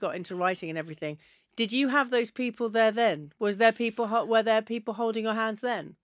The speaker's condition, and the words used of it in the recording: None; typical speech.